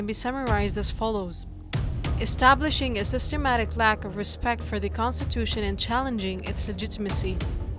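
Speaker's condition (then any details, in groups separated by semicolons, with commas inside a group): No condition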